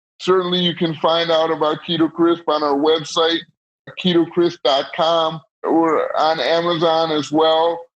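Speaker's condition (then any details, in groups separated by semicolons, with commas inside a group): Cerebral palsy; present from birth, wheelchair user; diagnosed age 2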